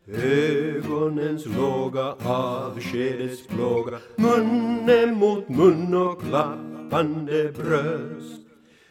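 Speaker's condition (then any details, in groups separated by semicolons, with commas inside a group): No condition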